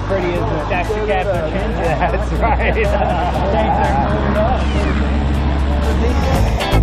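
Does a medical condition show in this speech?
No.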